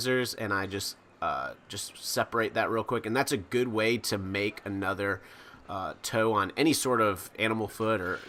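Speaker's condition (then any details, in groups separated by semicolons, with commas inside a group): No condition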